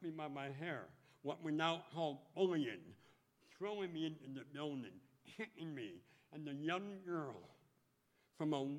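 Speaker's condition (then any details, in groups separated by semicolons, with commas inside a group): Speech impediment; first operation in North Dakota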